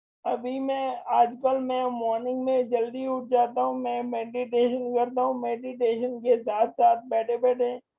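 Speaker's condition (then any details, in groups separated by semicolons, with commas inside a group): Motor neuron disease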